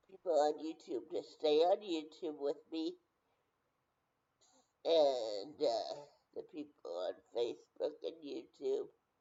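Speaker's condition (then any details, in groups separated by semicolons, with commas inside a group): Brain injury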